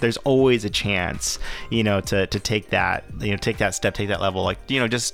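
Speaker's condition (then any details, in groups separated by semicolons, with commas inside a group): No condition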